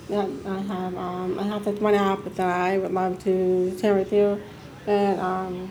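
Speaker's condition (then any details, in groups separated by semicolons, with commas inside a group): Deafness; hearing loss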